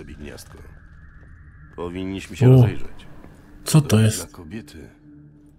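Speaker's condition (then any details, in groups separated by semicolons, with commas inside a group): No condition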